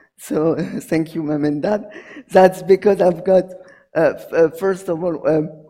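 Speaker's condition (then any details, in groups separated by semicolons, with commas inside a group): Cerebral palsy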